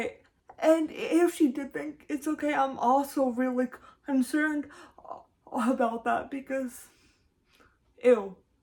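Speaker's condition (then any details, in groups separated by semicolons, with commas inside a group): Cerebral palsy, severe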